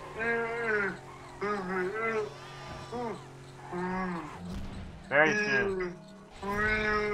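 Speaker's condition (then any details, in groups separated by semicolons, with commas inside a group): Cerebral palsy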